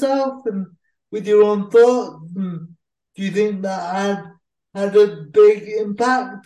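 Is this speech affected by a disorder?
Yes: cerebral palsy; cerebral palsy since childhood, uses a wheelchair, swimming advised in childhood to exercise all muscles.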